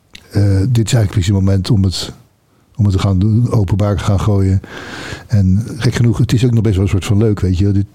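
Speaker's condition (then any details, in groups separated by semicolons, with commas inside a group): Parkinson's disease; progressive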